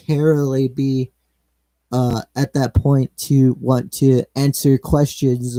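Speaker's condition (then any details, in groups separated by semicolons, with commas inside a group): No condition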